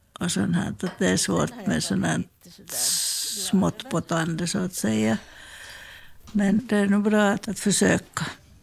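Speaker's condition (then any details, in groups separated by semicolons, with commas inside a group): Parkinson's disease; hands too clumsy for fine ceramic work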